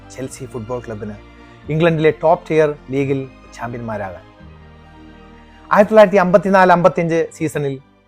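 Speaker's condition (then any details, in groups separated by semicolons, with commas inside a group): No condition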